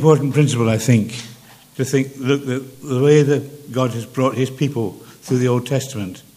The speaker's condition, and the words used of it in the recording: Parkinson's disease. I've learned to manage my speech more carefully.